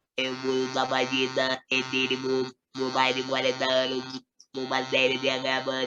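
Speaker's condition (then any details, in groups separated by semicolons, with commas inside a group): Total laryngectomy, electrolarynx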